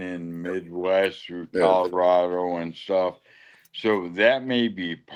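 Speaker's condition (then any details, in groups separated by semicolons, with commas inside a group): Lou Gehrig's disease (ALS)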